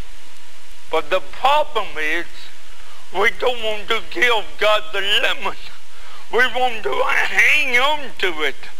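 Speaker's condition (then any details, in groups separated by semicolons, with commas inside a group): Cerebral palsy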